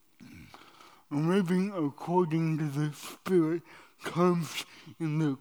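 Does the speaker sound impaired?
Yes: cerebral palsy; doctors predicted no walking or talking.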